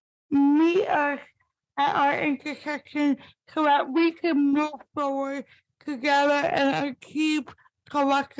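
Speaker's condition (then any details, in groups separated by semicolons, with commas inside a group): Spastic cerebral palsy; impaired speech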